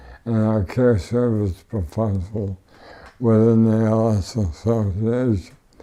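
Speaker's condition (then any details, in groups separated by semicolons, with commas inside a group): ALS; voice changed, uses speech generating device with banked voice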